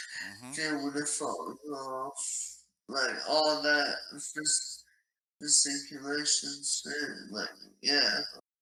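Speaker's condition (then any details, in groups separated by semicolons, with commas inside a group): ALS; about one year since diagnosis, stem cell trial, progressing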